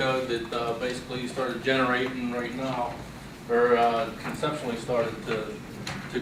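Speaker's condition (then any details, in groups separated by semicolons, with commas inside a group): No condition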